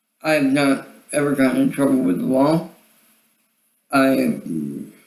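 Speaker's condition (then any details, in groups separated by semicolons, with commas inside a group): Cerebral palsy; voice sound affected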